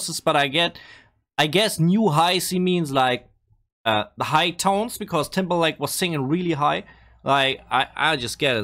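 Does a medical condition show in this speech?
No.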